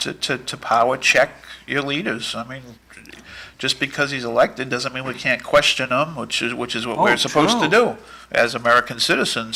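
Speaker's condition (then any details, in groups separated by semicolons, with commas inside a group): No condition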